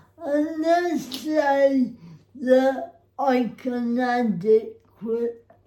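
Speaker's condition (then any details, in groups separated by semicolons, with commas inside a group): Cerebral palsy; spastic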